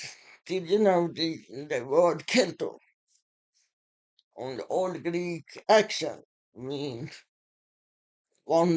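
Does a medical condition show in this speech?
Yes: muscular Parkinson.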